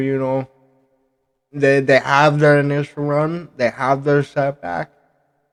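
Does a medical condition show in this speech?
Yes: cerebral palsy.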